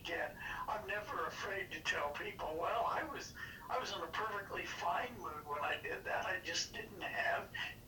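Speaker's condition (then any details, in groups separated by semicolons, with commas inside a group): Parkinson's disease; hand tremors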